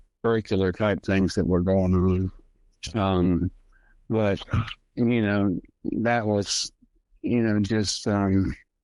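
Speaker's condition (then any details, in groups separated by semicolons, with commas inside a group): Multiple sclerosis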